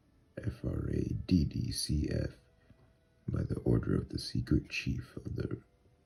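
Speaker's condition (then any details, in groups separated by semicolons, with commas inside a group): No condition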